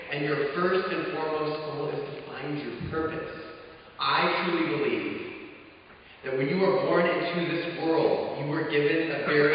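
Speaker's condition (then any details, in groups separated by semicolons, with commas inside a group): No condition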